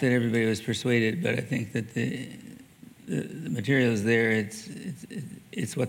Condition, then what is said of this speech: Parkinson's disease. Writing and speaking is your livelihood, and both are affected by this.